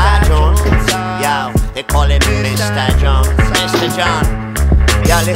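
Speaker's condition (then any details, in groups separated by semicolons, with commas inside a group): No condition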